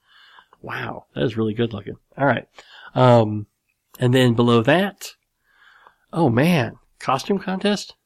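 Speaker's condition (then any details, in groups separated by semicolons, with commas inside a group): Cleft lip and palate; nose still slightly crooked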